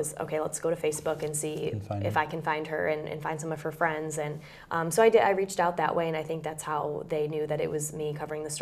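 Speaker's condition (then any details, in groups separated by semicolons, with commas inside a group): No condition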